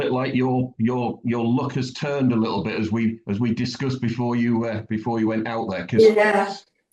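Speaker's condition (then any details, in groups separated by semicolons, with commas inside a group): No condition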